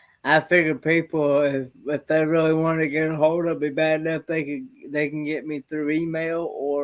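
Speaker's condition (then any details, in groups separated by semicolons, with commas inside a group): Cerebral palsy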